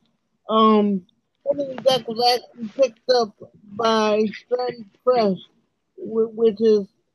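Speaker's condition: Cerebral palsy; lifelong wheelchair use

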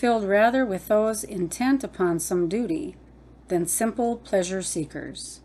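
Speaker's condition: No condition

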